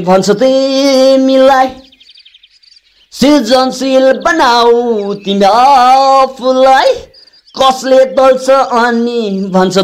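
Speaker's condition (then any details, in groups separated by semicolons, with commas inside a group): No condition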